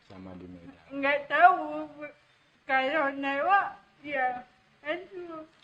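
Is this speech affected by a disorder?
Yes: cerebral palsy.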